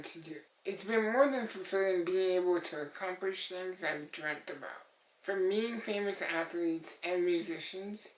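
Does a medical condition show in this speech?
Yes: spinal muscular atrophy type 2; diagnosed at 18 months, now 24 years old.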